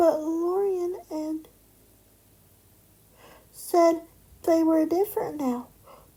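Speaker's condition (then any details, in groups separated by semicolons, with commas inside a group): Cerebral palsy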